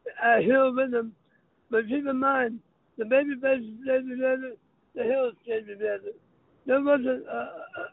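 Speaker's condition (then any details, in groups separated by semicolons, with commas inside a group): Throat cancer; throat cancer survivor, voice box kept, no hole in throat, lasting impact on throat and speech; speech impediment, may be hard to understand, sometimes chokes up while speaking; sounds like a very unique accent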